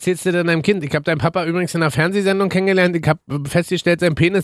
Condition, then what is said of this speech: No condition.